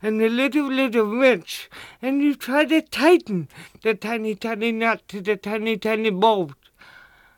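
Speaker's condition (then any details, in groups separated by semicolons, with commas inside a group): Cerebral palsy; cerebral palsy since childhood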